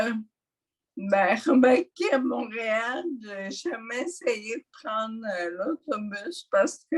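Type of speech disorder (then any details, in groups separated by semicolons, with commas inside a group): Mild dysarthria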